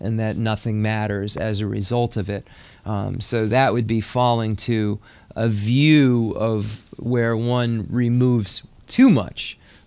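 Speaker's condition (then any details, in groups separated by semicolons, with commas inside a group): No condition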